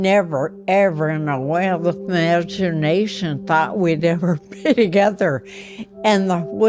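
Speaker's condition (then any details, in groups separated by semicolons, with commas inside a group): Ataxia; affects motor skills and voice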